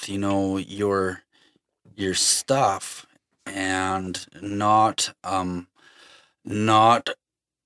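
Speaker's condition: Stutter; lifelong stutter; avoided talking whole life due to stutter; repeated sounds, repeated words, blocks

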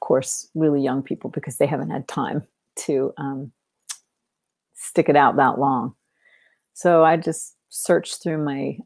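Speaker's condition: No condition

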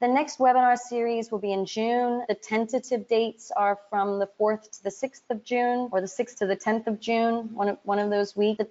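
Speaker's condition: No condition

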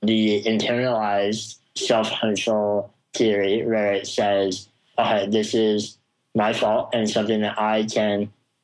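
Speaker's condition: Spinal muscular atrophy; jaw and tongue weakness affects talking, sounds mumbly, at times difficult to understand

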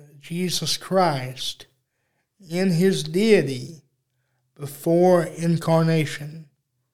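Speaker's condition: Cerebral palsy; uses electric wheelchair

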